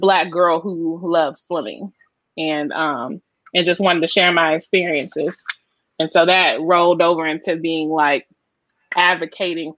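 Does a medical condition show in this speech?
No.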